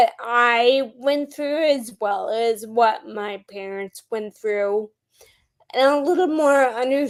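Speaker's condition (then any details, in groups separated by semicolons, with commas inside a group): Friedreich's ataxia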